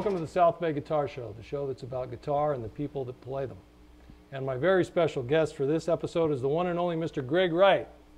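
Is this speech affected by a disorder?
No.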